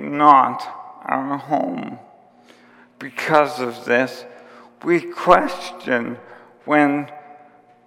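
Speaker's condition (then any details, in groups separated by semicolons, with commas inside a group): ALS; onset with tiredness and clumsiness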